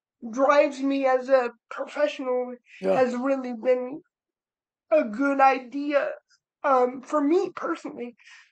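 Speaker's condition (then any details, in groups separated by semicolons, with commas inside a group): Cerebral palsy; spastic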